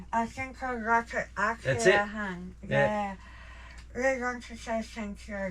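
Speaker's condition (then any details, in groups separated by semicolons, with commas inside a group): Jaw cancer surgery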